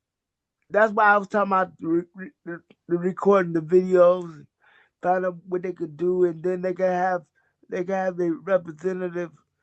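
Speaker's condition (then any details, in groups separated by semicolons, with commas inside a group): Cerebral palsy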